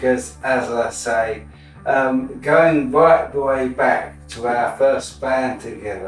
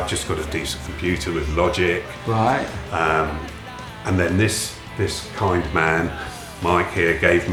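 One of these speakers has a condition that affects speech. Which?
The first: ALS; affects emotions, speech, right hand; voice may sound peculiar.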